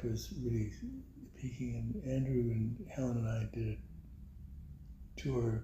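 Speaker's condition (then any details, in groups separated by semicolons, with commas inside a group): Parkinson's; voice weakened by Parkinson's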